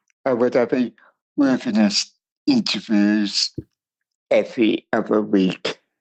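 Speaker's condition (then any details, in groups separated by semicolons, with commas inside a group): Cerebral palsy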